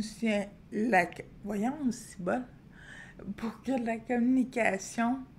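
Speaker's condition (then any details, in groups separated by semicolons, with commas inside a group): Friedreich's ataxia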